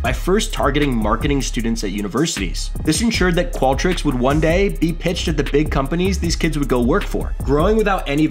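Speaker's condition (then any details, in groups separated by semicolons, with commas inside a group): No condition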